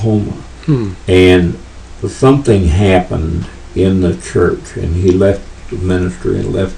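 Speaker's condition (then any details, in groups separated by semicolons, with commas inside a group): Parkinson's; tremors as early symptom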